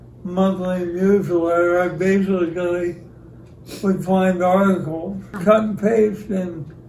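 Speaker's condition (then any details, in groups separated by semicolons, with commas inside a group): ALS; about 25 years since diagnosis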